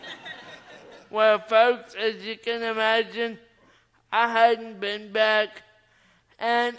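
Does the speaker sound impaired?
Yes: cerebral palsy; three botox shots every 3 months at Vanderbilt relax arm muscles, allow straightening arm.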